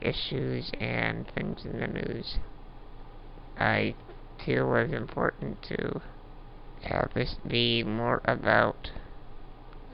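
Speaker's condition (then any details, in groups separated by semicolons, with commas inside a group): Duchenne muscular dystrophy; progressive muscle wasting, diminished lung function, sleep apnea, emergency tracheotomy after mucus plug, little arm use; age 30, trach and ventilator mainly for sleep, breathing effortful, home pulse oximeter; voice audibly worsening late in recording, uses Dragon naturally speaking voice recognition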